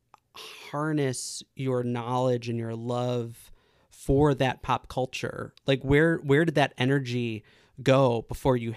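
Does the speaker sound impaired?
No.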